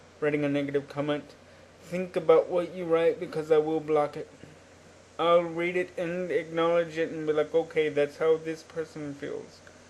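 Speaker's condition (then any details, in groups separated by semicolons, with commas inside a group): Cerebral palsy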